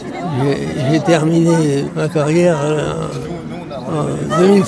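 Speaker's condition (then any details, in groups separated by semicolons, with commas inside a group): Parkinson's disease; pesticide exposure over 27 years at Coralis Cooperative, skin and inhalation, weakened bones, pronounced stooped posture; no teeth left due to bone weakening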